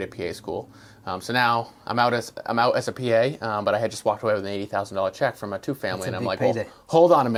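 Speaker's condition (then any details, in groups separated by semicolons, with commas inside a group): No condition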